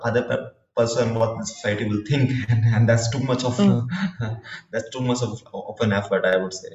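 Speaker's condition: Stuttering; childhood onset, talked little while growing up, stopped avoiding stuttering in last 18-20 months; variable, some situations without stuttering, stutters a lot in some social settings; repeated words, prolonged sounds

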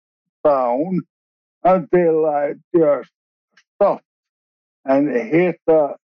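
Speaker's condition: ALS, bulbar onset, later regular ALS; slurred or slowed speech

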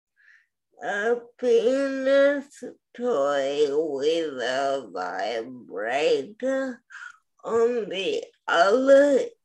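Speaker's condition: Spastic quadriplegic cerebral palsy; accidental spasm

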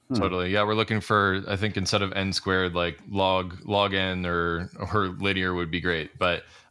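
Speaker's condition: No condition

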